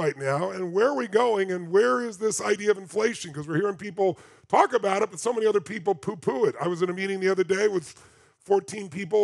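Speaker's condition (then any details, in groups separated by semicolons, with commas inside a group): No condition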